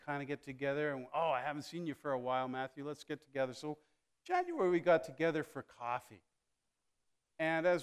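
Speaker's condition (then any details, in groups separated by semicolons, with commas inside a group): No condition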